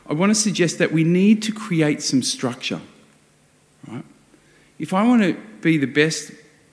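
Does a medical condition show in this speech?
No.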